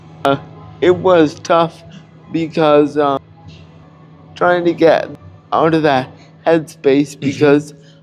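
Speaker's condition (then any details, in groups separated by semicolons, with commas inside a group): Cerebral palsy; cannot walk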